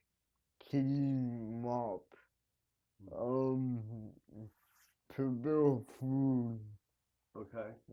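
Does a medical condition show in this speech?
Yes: cerebral palsy; needs help at night.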